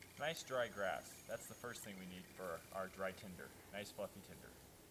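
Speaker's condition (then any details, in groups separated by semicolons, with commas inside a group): No condition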